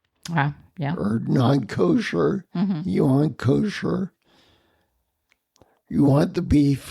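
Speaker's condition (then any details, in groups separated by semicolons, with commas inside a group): Spinocerebellar ataxia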